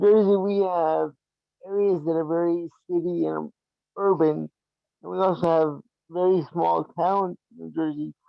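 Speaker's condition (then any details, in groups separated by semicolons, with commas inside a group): Cerebral palsy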